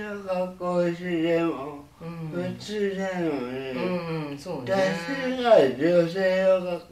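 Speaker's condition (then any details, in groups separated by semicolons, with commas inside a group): Cerebral palsy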